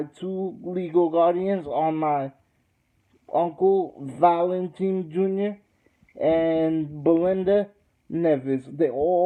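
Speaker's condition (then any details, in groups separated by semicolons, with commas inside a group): Cerebral palsy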